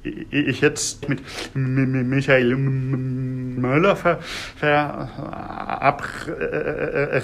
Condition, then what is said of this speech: Stuttering. Auch wenn man es jetzt in den 20 Sekunden noch nicht so gehört hat, ich ich stottere und prompt ist die Blockade da.